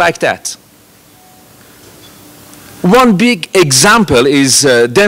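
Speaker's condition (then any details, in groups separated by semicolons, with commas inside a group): No condition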